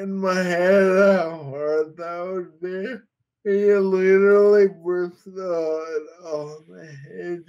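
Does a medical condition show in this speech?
Yes: Friedreich's ataxia.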